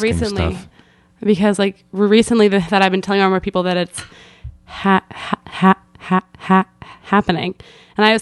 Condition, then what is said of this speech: Stuttering. Well, no, because the stutter I was having was a long, repetitive and stutter.